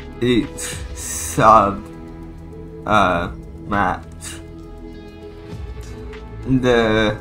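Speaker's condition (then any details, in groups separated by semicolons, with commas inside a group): Cerebral palsy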